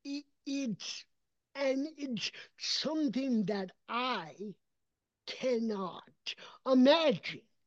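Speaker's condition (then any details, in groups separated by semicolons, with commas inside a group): Cerebral palsy; mild cerebral palsy, present since birth; speech impediment self-described as an accent, speech did not come until age 7, many years of speech therapy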